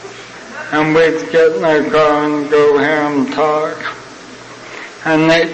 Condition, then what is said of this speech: ALS (motor neuron disease). For those of you that don't know why I'm in the wheelchair, why I'm talking like I've had a couple drinks tonight.